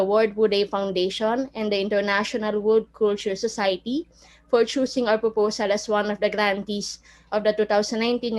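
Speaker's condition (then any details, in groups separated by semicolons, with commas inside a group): No condition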